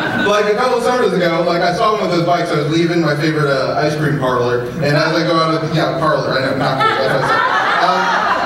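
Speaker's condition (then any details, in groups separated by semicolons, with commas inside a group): No condition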